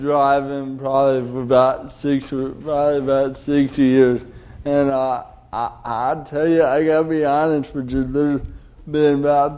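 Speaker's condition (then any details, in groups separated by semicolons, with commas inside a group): Cerebral palsy; delayed development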